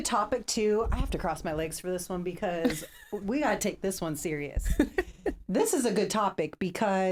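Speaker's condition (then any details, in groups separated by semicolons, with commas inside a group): No condition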